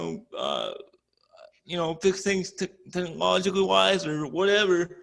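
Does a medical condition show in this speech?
Yes: cerebral palsy; dexterity issue.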